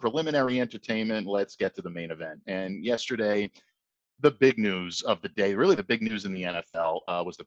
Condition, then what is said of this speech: None; typical speech.